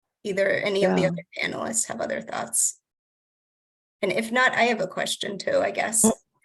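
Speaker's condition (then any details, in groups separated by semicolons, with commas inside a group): No condition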